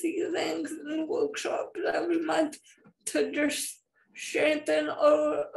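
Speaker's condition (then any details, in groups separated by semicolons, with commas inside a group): Spastic cerebral palsy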